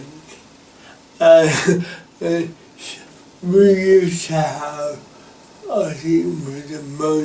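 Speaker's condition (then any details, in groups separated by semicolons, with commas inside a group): Cerebral palsy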